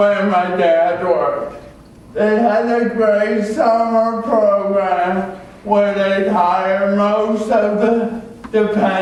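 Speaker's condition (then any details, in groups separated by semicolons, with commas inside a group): Cerebral palsy; much childhood speech therapy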